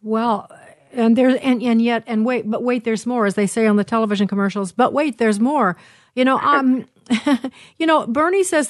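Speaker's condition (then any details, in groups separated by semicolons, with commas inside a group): No condition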